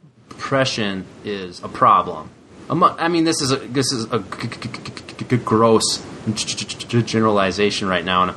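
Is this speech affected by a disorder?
Yes: stuttering; much struggle at certain times, still hard talking with boss sometimes; described as calm way to stutter; stutters openly, stronger than usual lately, exhausting; here repeated sounds.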